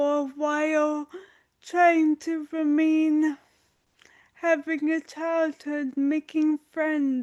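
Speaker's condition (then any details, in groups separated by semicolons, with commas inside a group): Dystonia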